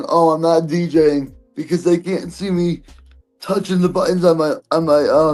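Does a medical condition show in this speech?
Yes: cerebral palsy; present from birth.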